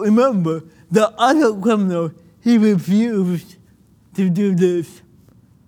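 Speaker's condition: Cerebral palsy; birth oxygen loss

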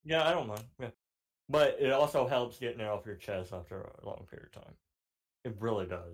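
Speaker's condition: Cleft palate; voice sounds deeper than it is, deeper over mic, cannot say certain words, frequent mispronunciations, speech impediment

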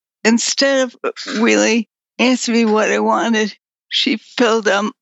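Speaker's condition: Progressive multiple sclerosis; quadriplegic

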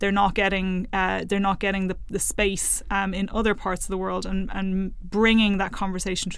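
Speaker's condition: No condition

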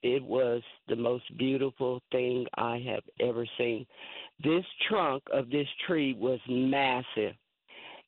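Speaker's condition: No condition

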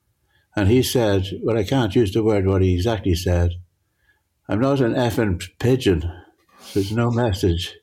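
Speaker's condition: Parkinson's; difficulty judging near and far

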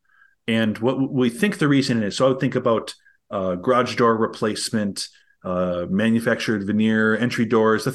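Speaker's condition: No condition

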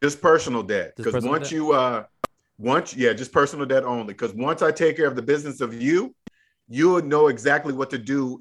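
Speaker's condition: No condition

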